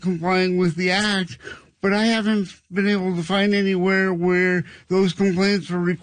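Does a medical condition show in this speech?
Yes: cerebral palsy; past childhood orthopedic surgeries like hip and heel cord operations, some 40 years ago.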